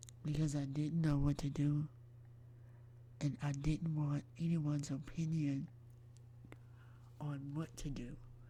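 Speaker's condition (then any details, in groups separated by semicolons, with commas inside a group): Myasthenia gravis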